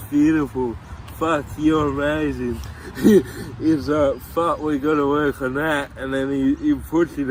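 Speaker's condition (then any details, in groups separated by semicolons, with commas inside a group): Cerebral palsy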